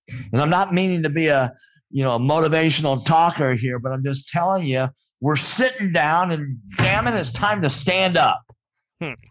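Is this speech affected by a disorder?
Yes: cleft palate; congenital cleft palate.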